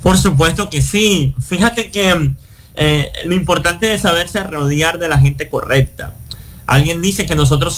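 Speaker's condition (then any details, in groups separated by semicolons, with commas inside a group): Cleft lip and palate; born with no chance of speaking, now speaks, speaks a lot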